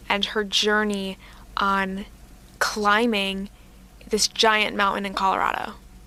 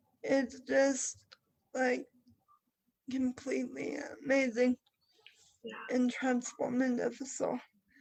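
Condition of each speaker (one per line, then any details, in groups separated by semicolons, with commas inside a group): No condition
Cerebral palsy; physical therapy for sitting straight, hand weakness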